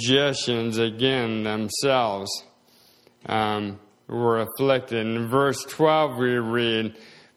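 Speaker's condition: Slowed speech, swallowing problems

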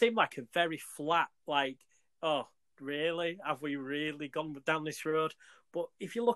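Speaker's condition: No condition

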